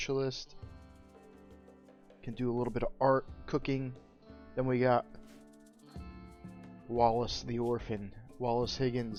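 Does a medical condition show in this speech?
No.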